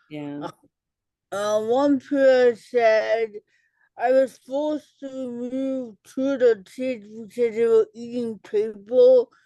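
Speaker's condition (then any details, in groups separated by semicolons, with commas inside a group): Cerebral palsy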